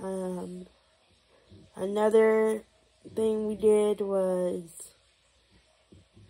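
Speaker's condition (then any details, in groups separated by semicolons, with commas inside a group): Cerebral palsy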